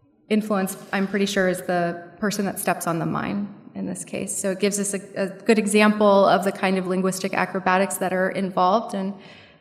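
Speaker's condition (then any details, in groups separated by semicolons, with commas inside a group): No condition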